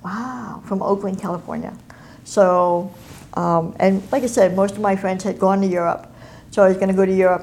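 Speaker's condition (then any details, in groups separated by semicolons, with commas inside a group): Cleft palate and cleft lip; congenital, facial reconstruction at Lackland, mouth wired shut 12 weeks, over 30 years ago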